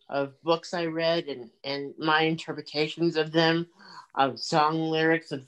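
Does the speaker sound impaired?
Yes: cerebral palsy; multiple surgeries since infancy.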